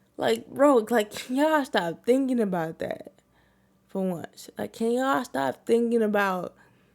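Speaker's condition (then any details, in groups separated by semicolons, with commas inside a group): Cerebral palsy; wheelchair user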